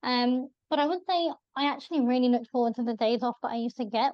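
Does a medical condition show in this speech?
Yes: bilateral cleft lip and palate; possibly needs more pitch or volume to be heard, voice called weird in childhood.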